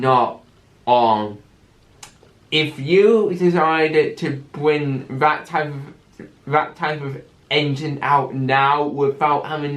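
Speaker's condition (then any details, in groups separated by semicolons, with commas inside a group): Cerebral palsy with stammer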